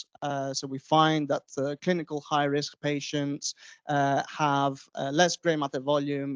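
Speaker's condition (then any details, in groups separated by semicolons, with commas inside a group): No condition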